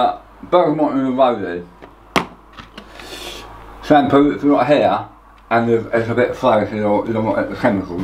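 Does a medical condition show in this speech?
Yes: tongue cancer; half tongue removed.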